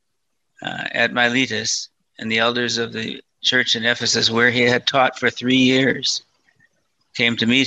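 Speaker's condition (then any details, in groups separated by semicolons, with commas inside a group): Parkinson's disease, mild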